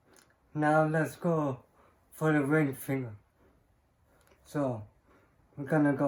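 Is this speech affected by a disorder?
Yes: cerebral palsy.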